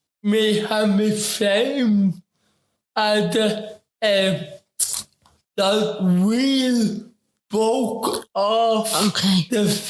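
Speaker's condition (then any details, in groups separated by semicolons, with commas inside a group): Ataxic cerebral palsy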